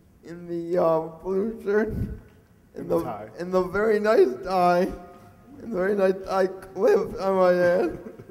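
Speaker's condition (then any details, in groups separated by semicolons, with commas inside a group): Cerebral palsy; mixed quadriplegic type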